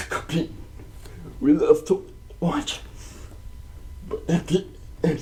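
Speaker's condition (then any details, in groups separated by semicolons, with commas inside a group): Cerebral palsy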